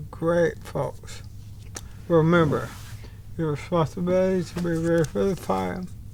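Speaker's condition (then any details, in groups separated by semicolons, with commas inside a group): ALS; bulbar-upper onset, tongue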